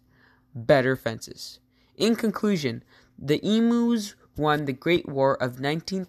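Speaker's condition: No condition

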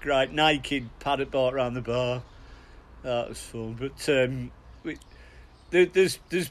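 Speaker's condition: No condition

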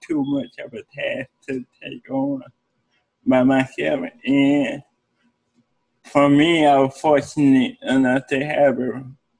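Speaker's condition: Cerebral palsy; present from birth

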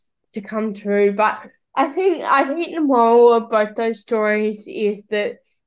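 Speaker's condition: Cerebral palsy; carries spare cochlear implant

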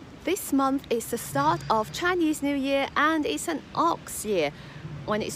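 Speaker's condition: No condition

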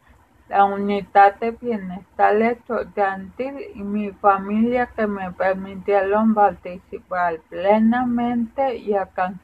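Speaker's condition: Cerebral palsy; poor balance, difficulty walking, slow writing; difficulty speaking

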